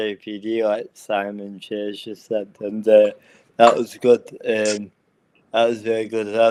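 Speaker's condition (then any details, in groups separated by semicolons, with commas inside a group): Cerebral palsy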